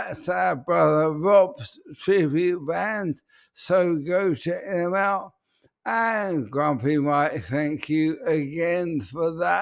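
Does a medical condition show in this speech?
Yes: ALS; speech.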